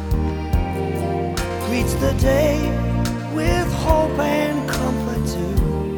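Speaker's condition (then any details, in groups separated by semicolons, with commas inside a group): No condition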